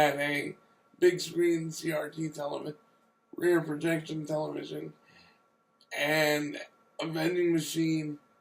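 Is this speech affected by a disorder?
Yes: cerebral palsy.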